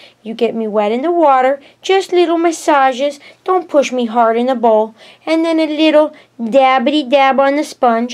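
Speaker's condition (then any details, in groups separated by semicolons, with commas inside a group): No condition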